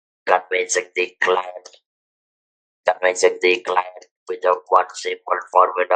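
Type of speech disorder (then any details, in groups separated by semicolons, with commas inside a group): Electrolarynx speech; throat cancer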